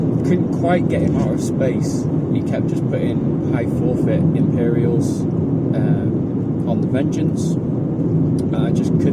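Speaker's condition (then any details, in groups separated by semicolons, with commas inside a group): No condition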